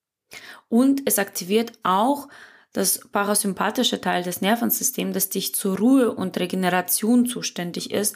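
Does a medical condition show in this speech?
No.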